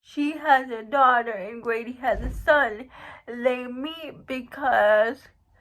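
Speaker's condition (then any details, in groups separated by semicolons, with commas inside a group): Cerebral palsy; uses wheelchair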